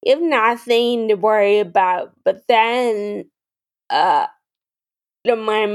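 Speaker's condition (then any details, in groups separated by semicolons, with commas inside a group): Friedreich's ataxia; rare progressive, initially mild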